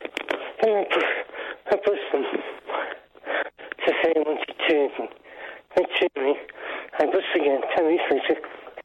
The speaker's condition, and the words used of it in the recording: Parkinson's disease. Because you've had a lousy night's sleep and you're worried and you're anxious and your Parkinson's sounds like it's going double time today